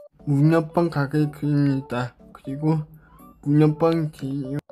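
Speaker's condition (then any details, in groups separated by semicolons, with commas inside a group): Cerebral palsy; brain lesion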